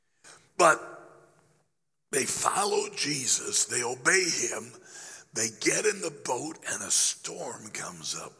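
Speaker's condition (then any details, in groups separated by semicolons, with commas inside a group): Laryngeal cancer after radiation; still affected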